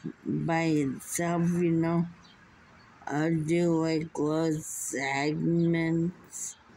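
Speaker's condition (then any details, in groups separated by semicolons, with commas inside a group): Muscular dystrophy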